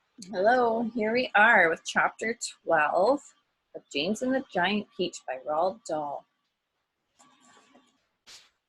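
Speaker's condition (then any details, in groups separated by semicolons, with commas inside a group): No condition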